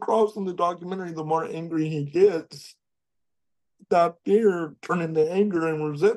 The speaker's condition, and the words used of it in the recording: Cerebral palsy. And I am grateful every day that I'm able to say something and actually speak my experience and actually talk about what I love and express myself.